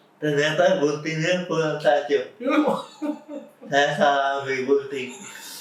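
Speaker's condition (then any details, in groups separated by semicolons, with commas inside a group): Cerebral palsy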